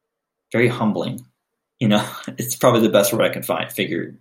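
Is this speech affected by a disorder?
No.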